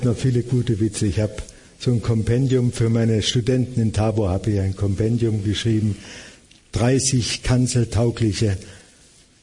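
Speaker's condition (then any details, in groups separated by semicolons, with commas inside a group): Parkinson's disease; diagnosed at age 57, began with resting hand tremor, confirmed by brain imaging; host asks for his voice to be made louder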